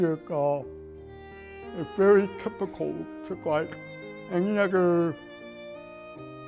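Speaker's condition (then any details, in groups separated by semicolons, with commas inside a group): Cerebral palsy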